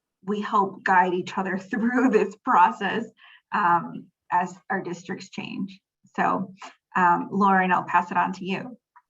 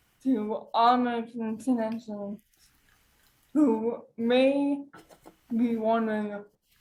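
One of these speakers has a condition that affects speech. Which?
The second: cerebral palsy.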